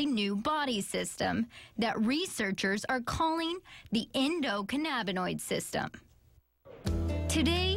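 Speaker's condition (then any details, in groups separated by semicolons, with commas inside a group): No condition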